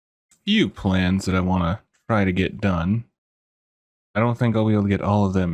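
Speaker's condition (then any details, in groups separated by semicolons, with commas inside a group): No condition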